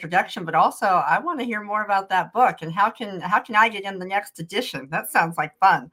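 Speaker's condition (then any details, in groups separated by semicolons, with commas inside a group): Bilateral cleft lip and palate; congenital bilateral cleft lip and palate, two openings in lip and two in palate, required correction after birth, no family history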